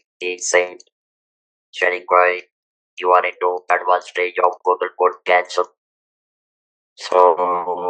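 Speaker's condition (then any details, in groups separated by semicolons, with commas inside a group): Throat cancer, electrolarynx user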